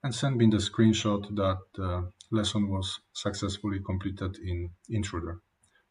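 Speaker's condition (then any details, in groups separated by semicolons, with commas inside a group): No condition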